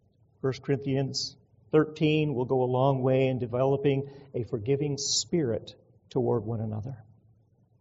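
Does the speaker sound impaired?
No.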